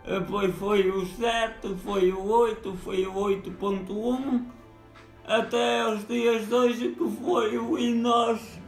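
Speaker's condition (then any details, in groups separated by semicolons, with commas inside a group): Cerebral palsy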